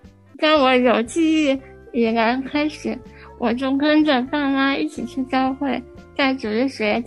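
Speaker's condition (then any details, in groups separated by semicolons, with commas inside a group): Spinal muscular atrophy; genetic motor neuron disease from birth, most severe type, never stood, expected not to survive adulthood; age 23, fully dependent in daily self-care including eating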